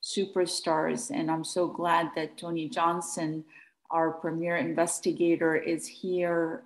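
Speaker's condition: No condition

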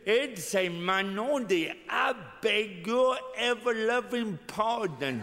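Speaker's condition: Cerebral palsy; severe limitations

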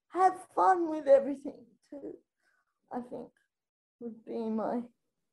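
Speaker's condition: Spastic quadriplegic cerebral palsy; from being born three months premature, full-time electric wheelchair user; affects all of daily life, requires support with every aspect of daily life

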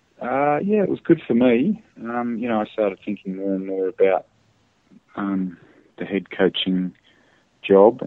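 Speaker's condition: No condition

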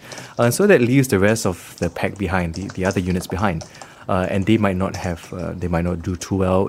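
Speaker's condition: No condition

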